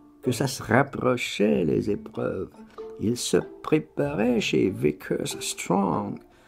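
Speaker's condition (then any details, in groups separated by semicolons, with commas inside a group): No condition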